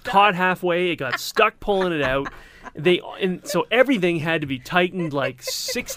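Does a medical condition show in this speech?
No.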